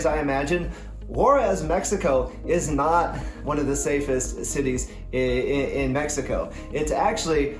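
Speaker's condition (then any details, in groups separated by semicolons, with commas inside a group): No condition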